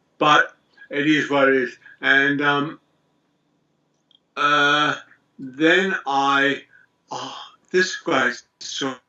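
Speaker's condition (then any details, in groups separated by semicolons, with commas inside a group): Multiple sclerosis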